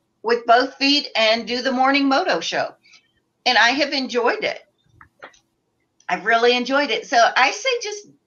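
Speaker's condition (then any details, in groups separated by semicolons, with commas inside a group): No condition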